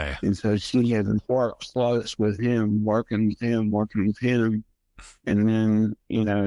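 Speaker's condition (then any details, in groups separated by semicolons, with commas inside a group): Multiple sclerosis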